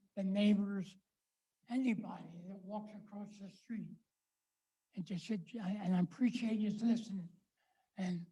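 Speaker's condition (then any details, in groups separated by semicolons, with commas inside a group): ALS; power chair user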